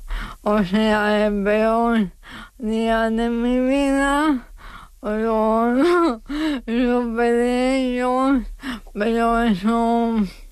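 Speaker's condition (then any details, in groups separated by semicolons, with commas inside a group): ALS; diagnosed at about age 35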